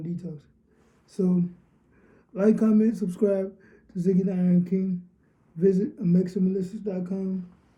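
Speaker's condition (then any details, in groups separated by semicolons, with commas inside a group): Cerebral palsy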